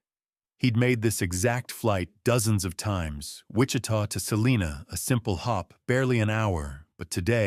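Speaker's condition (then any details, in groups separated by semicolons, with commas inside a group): No condition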